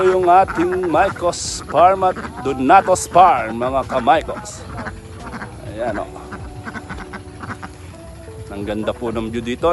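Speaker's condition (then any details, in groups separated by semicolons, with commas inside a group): No condition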